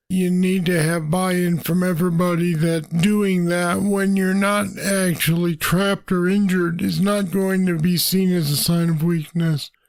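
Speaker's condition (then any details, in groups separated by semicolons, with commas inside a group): Parkinson's disease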